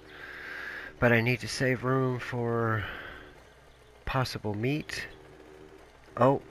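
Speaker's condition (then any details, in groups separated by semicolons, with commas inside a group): No condition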